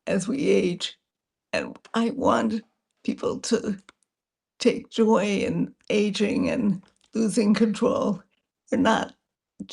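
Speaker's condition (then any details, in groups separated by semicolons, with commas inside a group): Multiple sclerosis; progressive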